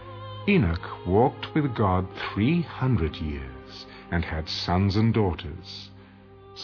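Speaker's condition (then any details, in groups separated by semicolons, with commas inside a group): No condition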